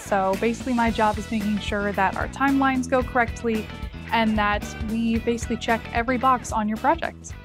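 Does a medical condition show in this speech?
No.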